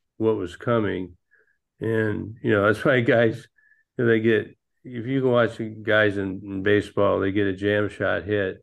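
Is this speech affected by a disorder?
Yes: Parkinson's disease; man nearly 66, no longer flies planes because of Parkinson's; ping pong, pool, pickleball, bowling as activities to help with Parkinson's.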